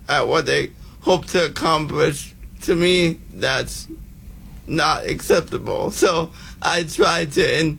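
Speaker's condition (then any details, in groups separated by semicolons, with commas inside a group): Cerebral palsy; congenital, physical disability visible in hand, unable to play mainstream sports as child; advised by Pete to improve speaking for play-by-play, attended Toastmasters, hired speaking coach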